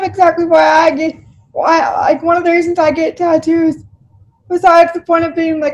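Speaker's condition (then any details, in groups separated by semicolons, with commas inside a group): Cerebral palsy; spastic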